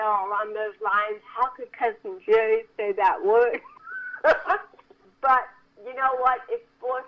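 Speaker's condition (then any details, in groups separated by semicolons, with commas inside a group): Cerebral palsy; from birth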